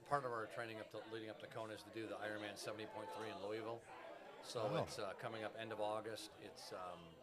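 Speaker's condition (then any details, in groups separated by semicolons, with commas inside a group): No condition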